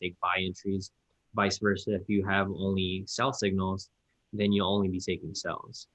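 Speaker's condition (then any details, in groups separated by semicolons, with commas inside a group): No condition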